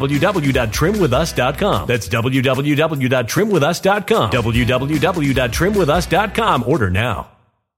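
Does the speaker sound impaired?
No.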